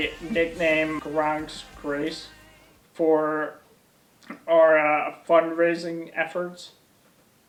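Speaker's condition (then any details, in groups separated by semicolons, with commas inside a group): ALS; onset in legs, then arms, then core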